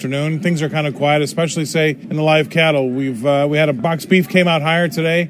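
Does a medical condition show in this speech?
No.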